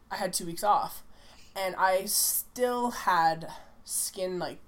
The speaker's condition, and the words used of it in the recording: No condition.